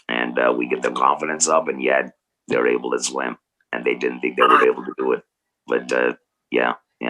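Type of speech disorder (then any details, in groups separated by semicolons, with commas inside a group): Electrolarynx speech; laryngectomy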